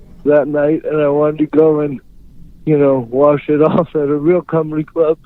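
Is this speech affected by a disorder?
Yes: cerebral palsy; unable to write or type.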